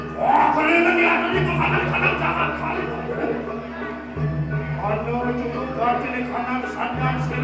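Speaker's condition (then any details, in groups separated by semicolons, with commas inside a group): No condition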